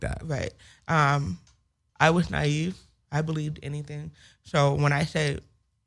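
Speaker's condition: Hearing loss with speech impediment; 30% other

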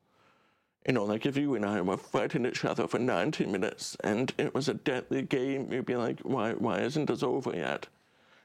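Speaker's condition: Deaf; relies on subtitles

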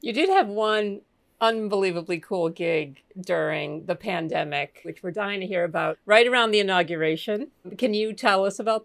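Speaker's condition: No condition

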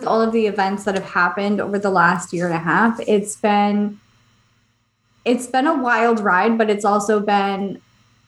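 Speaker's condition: No condition

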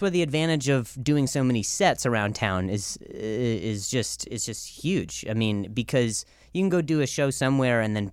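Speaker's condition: Stutter; significant speech impediment; speaks for a living as stand-up comic; repeated words, prolonged sounds

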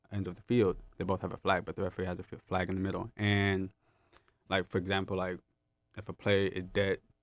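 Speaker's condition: Profound hearing loss, acquired, gentamicin-induced

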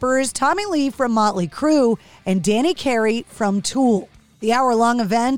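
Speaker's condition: No condition

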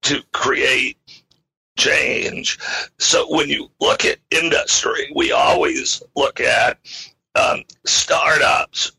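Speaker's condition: Spasmodic dysphonia; adult onset while CEO

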